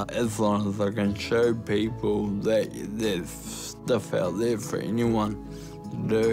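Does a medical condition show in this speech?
Yes: Friedreich's ataxia; genetic degenerative, affects balance, coordination, speech, legs, heart; diagnosed about ten years ago, wheelchair user, stands with difficulty, fatigue; slurred speech, progressively worse.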